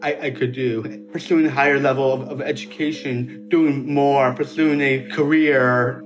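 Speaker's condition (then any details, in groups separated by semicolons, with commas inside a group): Down syndrome; prefers routine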